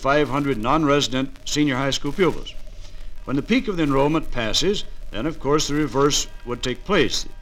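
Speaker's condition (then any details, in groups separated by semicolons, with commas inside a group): No condition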